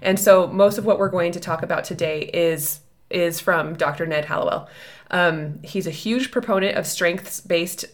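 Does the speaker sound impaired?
No.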